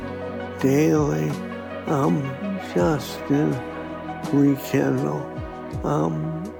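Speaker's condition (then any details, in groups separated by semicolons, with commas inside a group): ALS; upper motor neuron signs first, right leg limp at onset, no cure, nothing to slow it; diagnosed 2 years ago, symptoms about 6 months earlier, progressing, losing walking and tooth-brushing; losing ability to talk and eat, worsening daily and weekly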